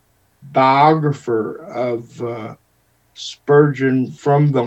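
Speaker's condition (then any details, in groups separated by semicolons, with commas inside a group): Cerebral palsy; wheelchair user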